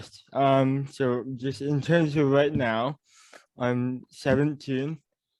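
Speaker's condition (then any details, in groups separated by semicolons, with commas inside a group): Cerebral palsy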